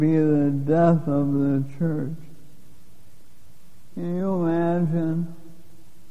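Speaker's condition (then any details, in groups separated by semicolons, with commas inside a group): Lou Gehrig's disease; given 3 to 5 years to live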